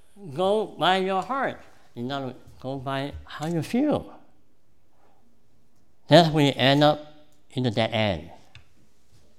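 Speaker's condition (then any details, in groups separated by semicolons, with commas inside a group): Cleft palate; present from birth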